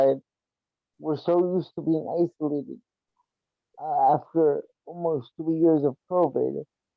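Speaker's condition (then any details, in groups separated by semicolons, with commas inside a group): Cerebral palsy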